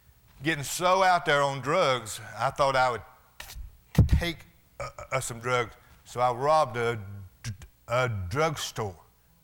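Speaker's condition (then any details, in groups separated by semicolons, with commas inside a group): Stuttering; formerly severe, could not say three words; stutter still present and audible, milder than in past; formerly blocked, could not get words out, wife stayed near when talking; prolonged sounds, blocks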